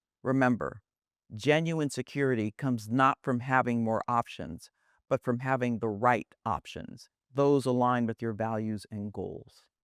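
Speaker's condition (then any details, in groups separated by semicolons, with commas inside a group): No condition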